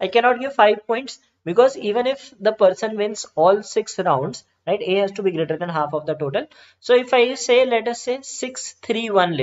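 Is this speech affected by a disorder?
No.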